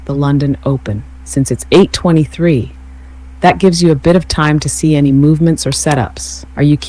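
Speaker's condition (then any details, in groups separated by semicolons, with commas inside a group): No condition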